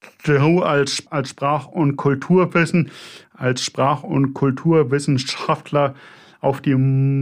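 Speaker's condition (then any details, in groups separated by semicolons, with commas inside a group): Stuttering; developmental, lifelong, possibly inherited, father stuttered, brother fluent, logopedic speech therapy, constant since second grade; frequent word and phrase repetitions, repeated filler interjections, part-word repetitions; repeated words, prolonged sounds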